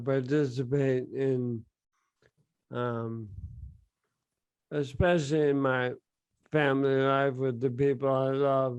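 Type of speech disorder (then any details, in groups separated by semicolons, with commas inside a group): Bulbar dysarthria; bulbar onset ALS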